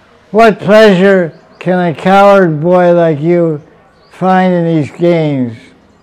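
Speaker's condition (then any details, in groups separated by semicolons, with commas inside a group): Deafness; asks audience whether heard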